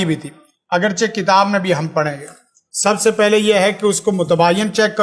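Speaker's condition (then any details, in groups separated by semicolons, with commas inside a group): No condition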